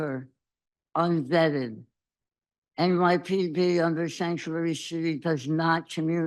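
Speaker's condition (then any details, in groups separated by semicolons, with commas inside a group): Throat cancer survivor; speech may be hard to understand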